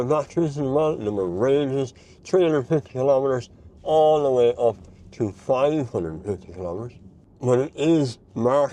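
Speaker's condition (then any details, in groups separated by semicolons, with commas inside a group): Mouth cancer surgery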